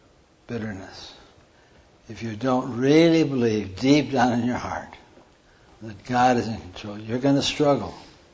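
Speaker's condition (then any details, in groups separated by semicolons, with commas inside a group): Parkinson's; hand tremor during talk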